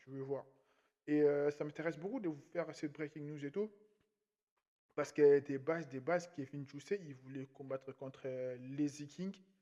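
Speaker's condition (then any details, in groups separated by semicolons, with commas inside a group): No condition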